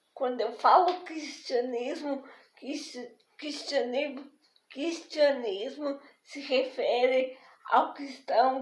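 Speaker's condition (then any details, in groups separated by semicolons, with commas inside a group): Spastic diplegic cerebral palsy; did not speak as young child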